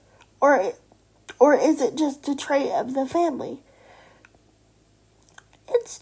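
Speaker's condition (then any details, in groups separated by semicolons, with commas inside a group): Cerebral palsy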